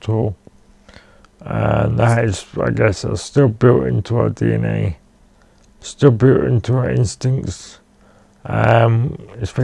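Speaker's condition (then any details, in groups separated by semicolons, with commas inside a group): Cerebral palsy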